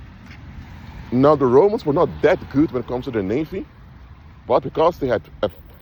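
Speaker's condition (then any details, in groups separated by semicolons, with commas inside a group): No condition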